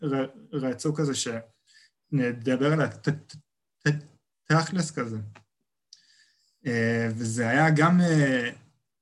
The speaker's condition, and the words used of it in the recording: Stuttering. אה, ואני מוצא את עצמי שבסיטואציות יותר מלחיצות קצת, אני אשתמש בשיטות האלה כי הן כן עוזרות לי להיות יותר בפלואו קצת.